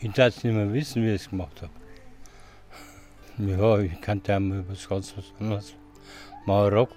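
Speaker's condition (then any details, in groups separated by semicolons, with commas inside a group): Parkinson's disease, rigidity-dominant; rigor-dominant Parkinson's, onset mid-1990s, diagnosed at 50 by Munich specialist, deep brain stimulator implanted; tablets every four hours, reduced dose after brain pacemaker, sudden muscle stiffness episodes; speaks slower, earlier could not hold voice or tone, saw speech therapist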